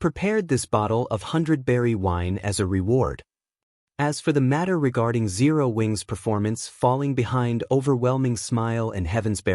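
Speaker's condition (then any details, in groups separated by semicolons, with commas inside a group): No condition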